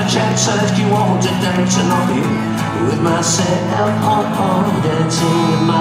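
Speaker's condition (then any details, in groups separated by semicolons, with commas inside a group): No condition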